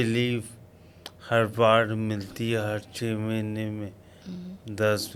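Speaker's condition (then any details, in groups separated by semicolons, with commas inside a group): Coma after road accident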